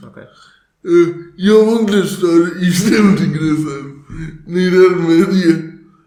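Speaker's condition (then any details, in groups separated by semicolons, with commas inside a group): Cerebral palsy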